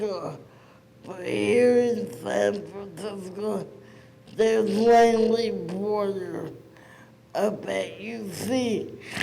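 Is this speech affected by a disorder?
Yes: cerebral palsy.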